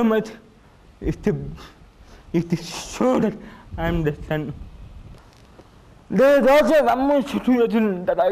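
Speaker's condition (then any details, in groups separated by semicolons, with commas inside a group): Cerebral palsy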